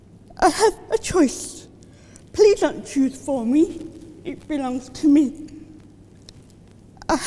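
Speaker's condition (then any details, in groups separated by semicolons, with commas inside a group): Cerebral palsy; from birth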